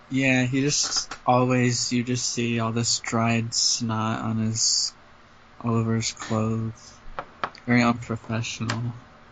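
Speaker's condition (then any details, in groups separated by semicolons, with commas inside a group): No condition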